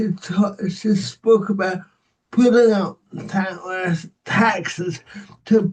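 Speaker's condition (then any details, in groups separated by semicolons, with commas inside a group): Cerebral palsy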